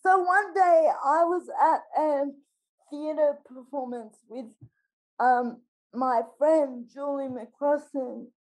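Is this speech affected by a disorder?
Yes: spastic quadriplegic cerebral palsy; from being born three months premature.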